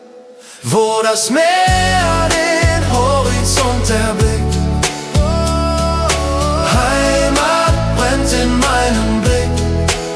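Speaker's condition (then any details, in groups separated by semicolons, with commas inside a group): No condition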